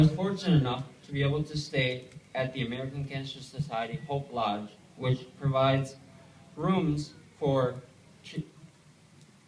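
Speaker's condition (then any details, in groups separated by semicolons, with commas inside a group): No condition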